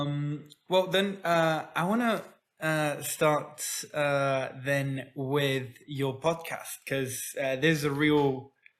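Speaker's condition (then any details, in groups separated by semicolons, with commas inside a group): No condition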